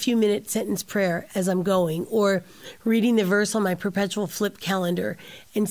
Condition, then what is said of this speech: None; typical speech.